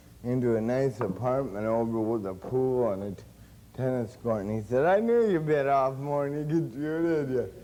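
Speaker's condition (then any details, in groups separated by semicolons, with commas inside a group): Cerebral palsy; since birth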